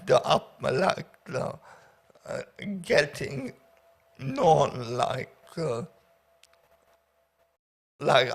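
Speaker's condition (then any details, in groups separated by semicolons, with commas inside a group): Paraplegia with essential tremor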